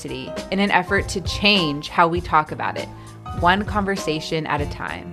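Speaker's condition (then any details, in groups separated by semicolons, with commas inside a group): No condition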